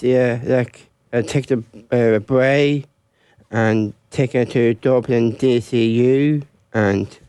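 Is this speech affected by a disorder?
Yes: Down syndrome; congenital, lifelong.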